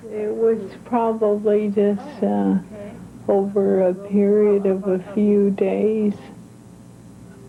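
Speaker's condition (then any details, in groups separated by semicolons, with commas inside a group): ALS; voice barely audible, later almost unintelligible, swallowing and breathing problems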